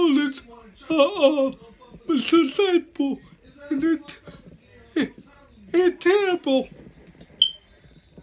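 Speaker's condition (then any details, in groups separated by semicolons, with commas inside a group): Cerebral palsy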